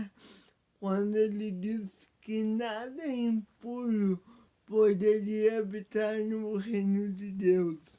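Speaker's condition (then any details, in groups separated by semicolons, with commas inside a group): Paralysis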